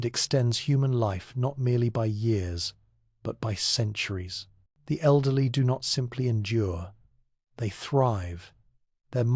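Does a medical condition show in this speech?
No.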